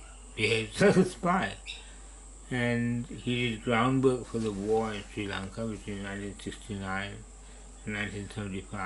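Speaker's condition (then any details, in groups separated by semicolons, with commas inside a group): Parkinson's disease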